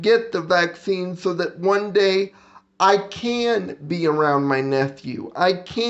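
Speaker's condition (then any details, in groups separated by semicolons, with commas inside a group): Cerebral palsy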